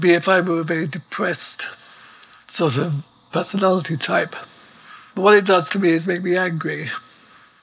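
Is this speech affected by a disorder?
Yes: ALS; progressive neuromuscular illness, effectively quadriplegic, paralyzed from neck down, wheelchair within six months of diagnosis; about two years since diagnosis, plastic nasal pump behind neck sets breaths, respirator, no pain, writes by dictation; very weak voice needing amplifier, respirator audible in background.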